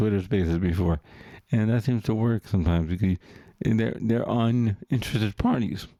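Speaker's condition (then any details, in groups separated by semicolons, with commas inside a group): Cerebral palsy; wheelchair user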